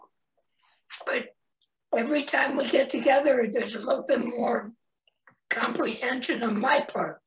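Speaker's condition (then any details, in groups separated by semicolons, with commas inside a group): Laryngectomy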